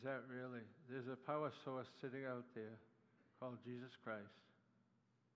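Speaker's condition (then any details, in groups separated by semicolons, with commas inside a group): Parkinson's disease; neuropathy attacks nerves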